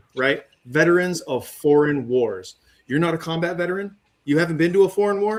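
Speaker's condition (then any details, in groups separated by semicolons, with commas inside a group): No condition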